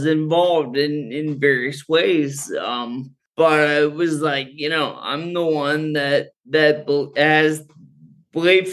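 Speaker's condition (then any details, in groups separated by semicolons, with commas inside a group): Friedreich's ataxia; muscle relaxing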